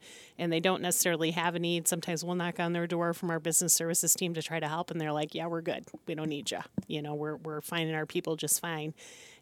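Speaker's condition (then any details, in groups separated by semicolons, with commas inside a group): No condition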